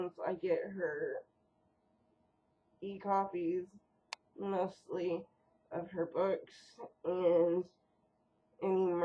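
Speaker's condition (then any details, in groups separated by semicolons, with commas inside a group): Cerebral palsy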